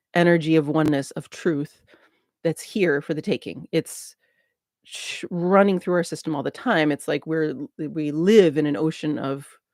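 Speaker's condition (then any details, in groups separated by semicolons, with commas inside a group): No condition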